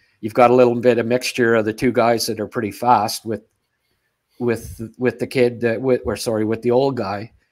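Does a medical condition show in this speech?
No.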